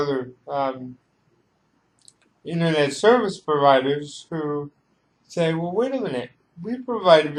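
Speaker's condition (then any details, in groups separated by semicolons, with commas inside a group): Cerebral palsy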